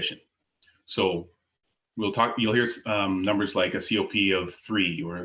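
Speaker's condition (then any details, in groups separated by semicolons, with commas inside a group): No condition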